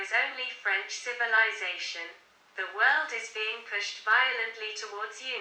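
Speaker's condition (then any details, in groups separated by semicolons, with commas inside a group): No condition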